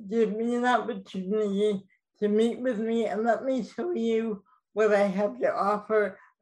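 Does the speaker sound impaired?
Yes: cerebral palsy, mild; speech mildly affected.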